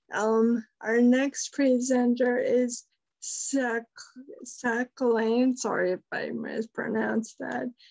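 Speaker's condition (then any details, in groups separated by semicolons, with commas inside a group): Friedreich's ataxia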